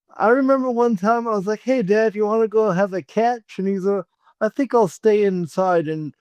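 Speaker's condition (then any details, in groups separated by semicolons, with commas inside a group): Cerebral palsy; spastic hemiplegic form, limited one arm use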